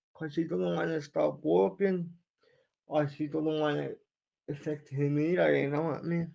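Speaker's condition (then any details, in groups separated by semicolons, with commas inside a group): Cerebral palsy; wheelchair user since childhood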